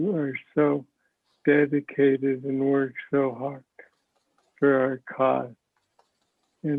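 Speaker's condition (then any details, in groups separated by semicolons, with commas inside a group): Parkinson's disease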